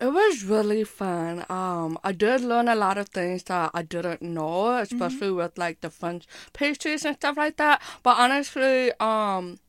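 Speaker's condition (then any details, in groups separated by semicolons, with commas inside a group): Hearing impairment with speech impairment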